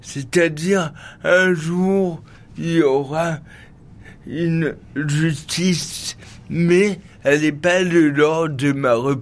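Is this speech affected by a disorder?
Yes: cerebral palsy.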